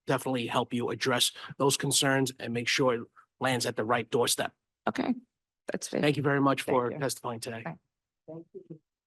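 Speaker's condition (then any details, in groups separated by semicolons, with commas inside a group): No condition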